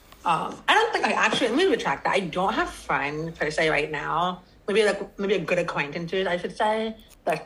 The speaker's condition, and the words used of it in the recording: Deafness. I feel like I'm so supremely aware, and this is just from, like, being on TikTok and being around new people and whatnot, of, like, how my speech is different